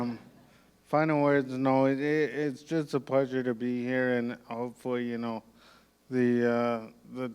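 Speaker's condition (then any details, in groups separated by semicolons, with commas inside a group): Cerebral palsy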